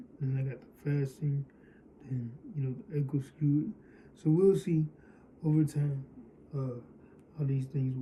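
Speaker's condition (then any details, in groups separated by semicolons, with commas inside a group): Cerebral palsy; speaking possibly affected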